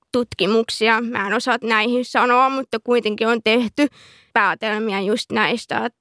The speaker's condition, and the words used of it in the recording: Deafness. Mä oon suomenkielinen, eli mä puhun suomea